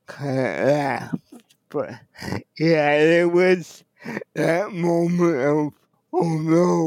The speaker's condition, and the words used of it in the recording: Cerebral palsy. So I think they understanding me, and then I would get a comment back, well, we noticed that not everyone laughs.